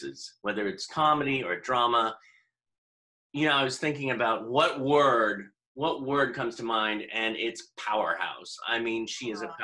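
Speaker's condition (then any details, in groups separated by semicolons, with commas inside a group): No condition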